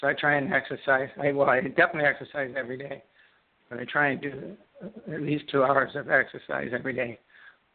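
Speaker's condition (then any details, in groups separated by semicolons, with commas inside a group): Parkinson's disease; most symptoms persist, shuffling walk, freezing about 2 years, no medication, healing mantra, daily walks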